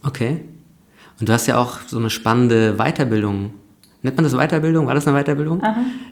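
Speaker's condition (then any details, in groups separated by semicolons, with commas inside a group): No condition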